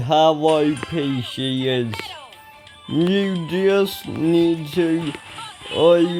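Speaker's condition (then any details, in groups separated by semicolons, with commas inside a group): Ataxia; speech recently worse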